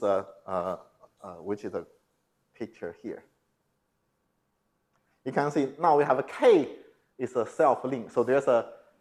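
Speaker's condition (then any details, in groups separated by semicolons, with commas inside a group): No condition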